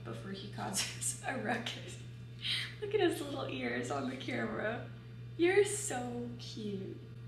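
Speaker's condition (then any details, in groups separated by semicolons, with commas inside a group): No condition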